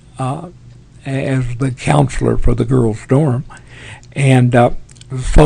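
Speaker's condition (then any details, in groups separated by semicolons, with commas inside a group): Parkinson's; tremors as early symptom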